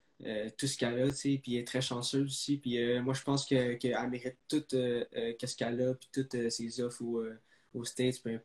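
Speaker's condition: Stuttering; stuttering since beginning to speak, childhood onset, saw someone around age 8-9 for tips, not helpful; worse under stress and after short sleep, deep breaths sometimes help; small hesitations, more stuttering when stressed, oral presentations, less concentrated after 6 hours sleep; repeated sounds

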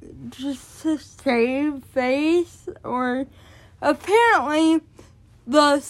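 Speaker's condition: Cerebral palsy; born addicted

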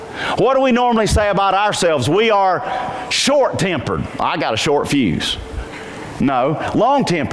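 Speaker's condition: No condition

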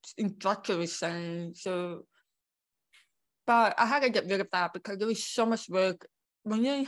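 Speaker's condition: Born deaf; congenital deafness

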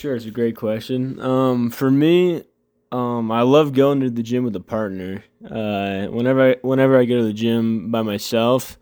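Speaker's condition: No condition

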